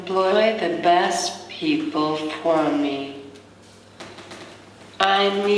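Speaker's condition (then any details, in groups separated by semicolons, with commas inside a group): Cerebral palsy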